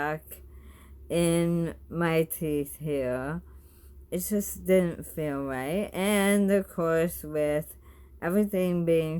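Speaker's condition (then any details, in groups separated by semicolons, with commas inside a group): Bulbar ALS; bulbar onset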